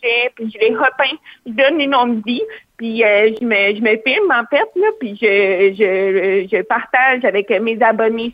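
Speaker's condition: Hearing loss with cochlear implant; cochlear implant at age 4

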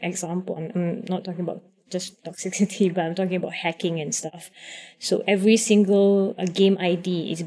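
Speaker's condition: No condition

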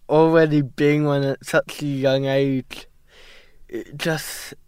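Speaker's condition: Cerebral palsy; diagnosed at 12 months, Westmead hospital, prognosis may never walk or talk, play-based therapy; age 17, ongoing therapies via Cerebral Palsy Alliance, placing ski poles difficult

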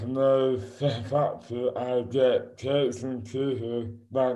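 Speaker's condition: Dystonia; affects speech and hands

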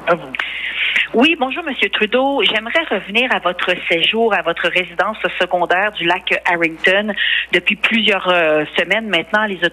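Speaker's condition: No condition

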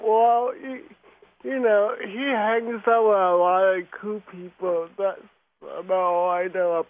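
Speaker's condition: Cerebral palsy; calling in by phone

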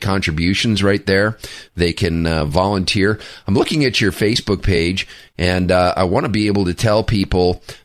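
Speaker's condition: No condition

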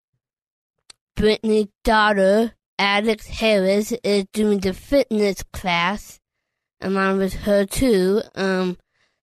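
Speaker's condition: Down syndrome; age 24

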